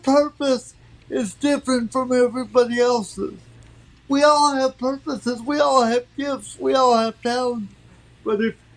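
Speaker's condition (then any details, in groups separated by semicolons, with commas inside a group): Cerebral palsy; from birth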